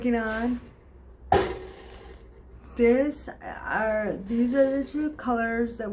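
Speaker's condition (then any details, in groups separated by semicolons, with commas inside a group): Cerebral palsy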